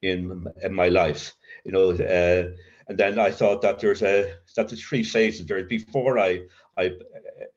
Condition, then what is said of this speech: Stuttering. And, you know, I can easily talk in these meetings, and it's okay.